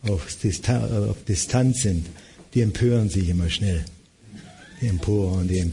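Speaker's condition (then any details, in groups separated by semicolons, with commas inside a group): Parkinson's disease; tremor-free on stage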